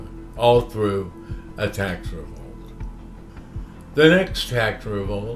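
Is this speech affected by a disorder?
Yes: Parkinson's disease; visible shaking.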